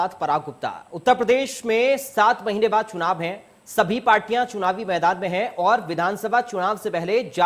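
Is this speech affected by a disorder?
No.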